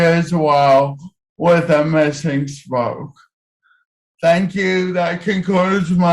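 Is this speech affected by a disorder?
Yes: cerebral palsy.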